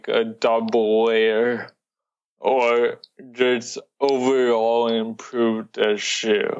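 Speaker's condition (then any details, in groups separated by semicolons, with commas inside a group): Cerebral palsy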